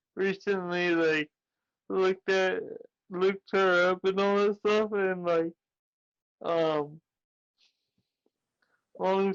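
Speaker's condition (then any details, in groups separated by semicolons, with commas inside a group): Traumatic brain injury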